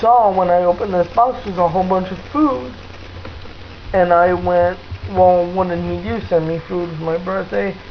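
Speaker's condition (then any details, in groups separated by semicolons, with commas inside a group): Cerebral palsy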